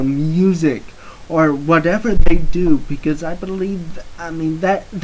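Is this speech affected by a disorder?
Yes: cerebral palsy.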